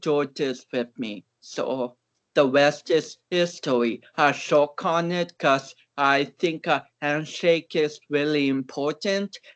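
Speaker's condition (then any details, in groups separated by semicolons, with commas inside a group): Cerebral palsy; oxygen loss at birth, affects speech, walking, balance; shaky during lifts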